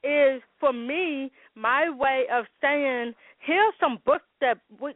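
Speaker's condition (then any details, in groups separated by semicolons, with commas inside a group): Hearing loss with speech impediment, congenital; umbilical cord wrapped around neck at birth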